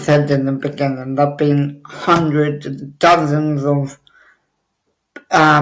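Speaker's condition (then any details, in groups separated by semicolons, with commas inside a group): Cerebral palsy; wheelchair user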